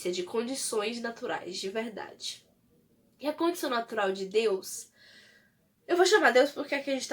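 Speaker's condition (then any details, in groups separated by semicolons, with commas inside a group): No condition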